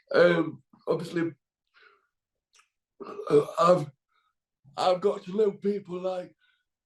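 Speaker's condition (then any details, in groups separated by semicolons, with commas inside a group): Cerebral palsy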